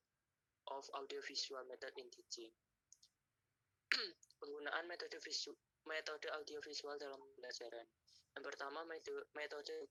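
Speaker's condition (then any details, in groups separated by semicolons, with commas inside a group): No condition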